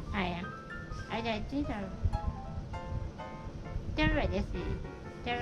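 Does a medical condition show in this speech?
Yes: spinal muscular atrophy.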